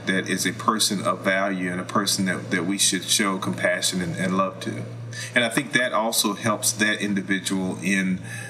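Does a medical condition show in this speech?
No.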